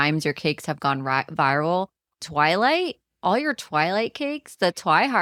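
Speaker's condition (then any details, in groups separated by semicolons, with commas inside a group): No condition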